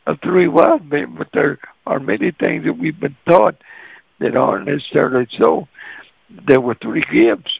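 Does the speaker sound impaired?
Yes: cerebral palsy; can't talk plain when nervous.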